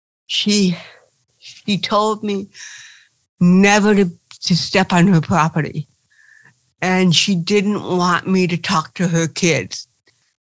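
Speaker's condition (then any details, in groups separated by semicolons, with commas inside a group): Cerebral palsy; since birth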